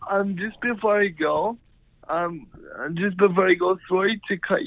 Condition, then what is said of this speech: Cerebral palsy. It may come up with some unusual words or some swear words, but it'll work with practice, excuse me, but it'll work.